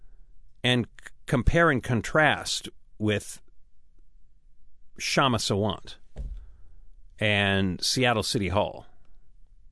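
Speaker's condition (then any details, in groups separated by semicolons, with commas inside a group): No condition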